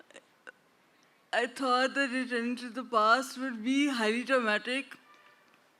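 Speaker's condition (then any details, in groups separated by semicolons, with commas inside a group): Traumatic brain injury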